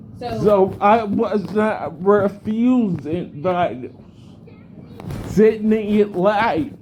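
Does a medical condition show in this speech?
Yes: cerebral degeneration and ataxia; seriously disabled, in hospital care, receiving medication.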